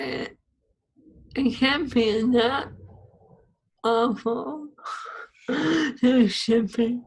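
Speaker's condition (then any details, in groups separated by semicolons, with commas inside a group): ALS; swallowing lost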